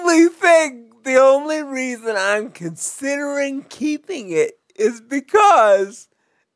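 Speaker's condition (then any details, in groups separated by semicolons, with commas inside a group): Cerebral palsy; difficulty typing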